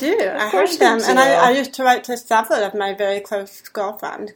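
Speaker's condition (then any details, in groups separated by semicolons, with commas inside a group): Deafness; hears men's voices better than women's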